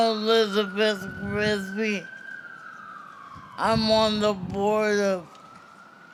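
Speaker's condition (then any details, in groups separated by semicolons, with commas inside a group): Cerebral palsy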